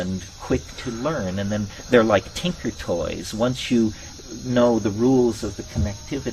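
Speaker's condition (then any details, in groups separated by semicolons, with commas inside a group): No condition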